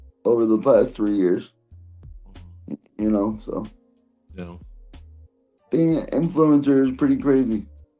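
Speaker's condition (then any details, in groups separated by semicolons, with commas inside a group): Cerebral palsy; present from birth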